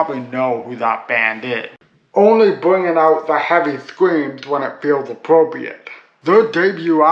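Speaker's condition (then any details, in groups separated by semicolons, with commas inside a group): Cerebral palsy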